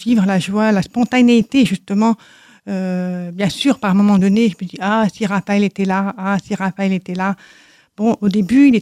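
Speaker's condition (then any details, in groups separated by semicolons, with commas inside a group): Deafness from birth; congenital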